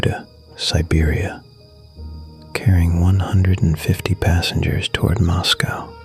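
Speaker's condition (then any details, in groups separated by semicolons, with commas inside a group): No condition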